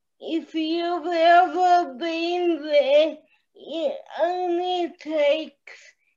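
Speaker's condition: Cerebral palsy

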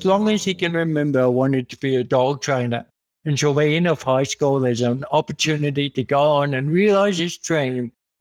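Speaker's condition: Cerebral palsy; congenital

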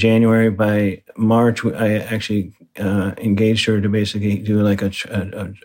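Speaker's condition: Parkinson's disease; right-side weakness at onset, diagnosed by neurologist, confirmed by second opinion, heavy weightlifting slows progression; about 6 years since diagnosis, low medication first 3 years, more as symptoms worsen

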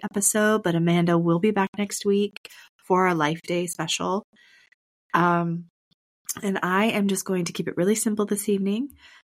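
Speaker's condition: No condition

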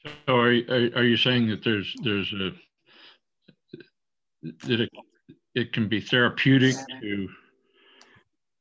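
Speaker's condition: No condition

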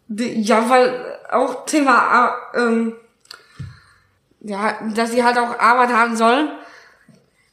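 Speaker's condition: Down syndrome; now 20 years old

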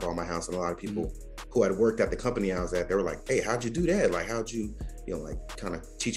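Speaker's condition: No condition

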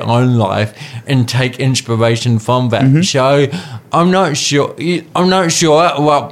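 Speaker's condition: Cerebral palsy; cerebral palsy from birth

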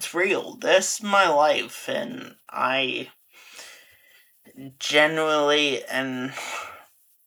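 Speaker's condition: Friedreich's ataxia; earlier uncoordinated and clumsy

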